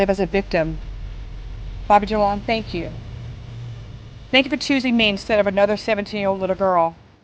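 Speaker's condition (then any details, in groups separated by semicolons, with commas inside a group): No condition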